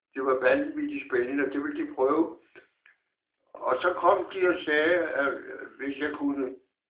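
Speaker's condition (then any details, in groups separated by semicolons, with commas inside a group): Parkinson's disease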